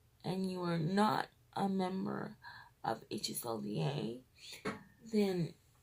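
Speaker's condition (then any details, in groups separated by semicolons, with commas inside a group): Cerebral palsy, triplegia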